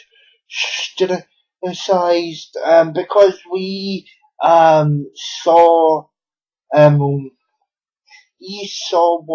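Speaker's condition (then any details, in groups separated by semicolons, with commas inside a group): Cerebral palsy; unable to walk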